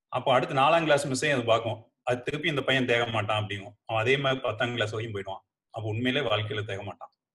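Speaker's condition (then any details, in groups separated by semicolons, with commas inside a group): No condition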